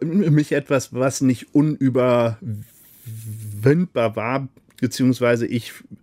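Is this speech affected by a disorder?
Yes: stuttering; stuttering since school age at least, no pain; stutters openly, frequent public speaker and lecturer, rarely in media panel discussions; sometimes hung up on at hotlines, odd looks from listeners; here prolonged sounds, blocks.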